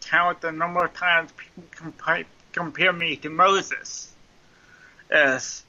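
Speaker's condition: Cerebral palsy, mild

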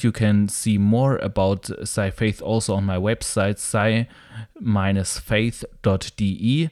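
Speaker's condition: No condition

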